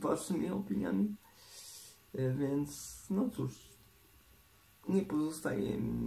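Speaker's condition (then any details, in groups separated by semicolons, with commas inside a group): Cerebral palsy; uses wheelchair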